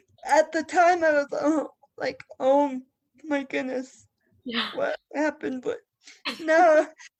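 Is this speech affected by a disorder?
Yes: cerebral palsy.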